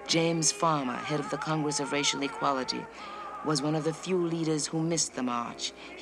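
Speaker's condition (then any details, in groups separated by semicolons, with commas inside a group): No condition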